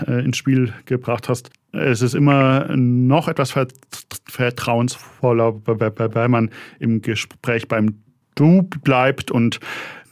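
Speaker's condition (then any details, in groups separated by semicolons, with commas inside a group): Stuttering; developmental, lifelong, possibly inherited, father stuttered, brother fluent, logopedic speech therapy, constant since second grade; audible block on saying he stutters; blocks while speaking; repeated sounds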